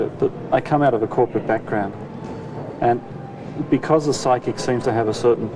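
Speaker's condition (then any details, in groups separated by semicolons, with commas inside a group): No condition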